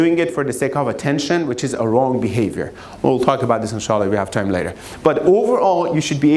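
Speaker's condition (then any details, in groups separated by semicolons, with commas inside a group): No condition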